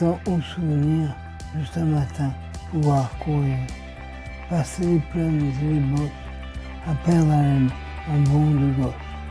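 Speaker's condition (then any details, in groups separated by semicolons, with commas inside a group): Severe traumatic brain injury; severe, bicycle accident, physical and cognitive sequelae; about 20 years since injury, initial coma, long rehabilitation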